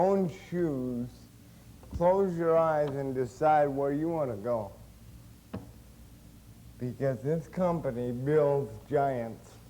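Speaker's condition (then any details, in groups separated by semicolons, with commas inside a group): Cerebral palsy; since birth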